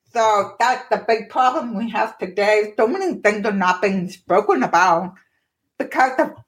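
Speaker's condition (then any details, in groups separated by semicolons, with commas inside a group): Profound deafness, born profoundly deaf, cochlear implant; deaf accent, listeners notice, childhood speech therapy at UT Dallas Cellular Center, ended by middle school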